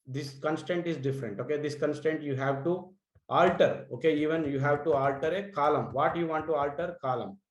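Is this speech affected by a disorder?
No.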